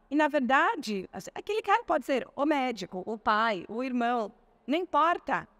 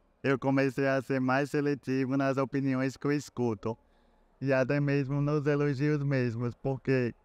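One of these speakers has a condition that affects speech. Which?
The second: cerebral palsy; meningitis at age three; relearned talking after onset.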